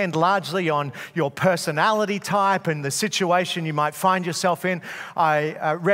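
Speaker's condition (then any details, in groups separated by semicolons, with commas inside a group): No condition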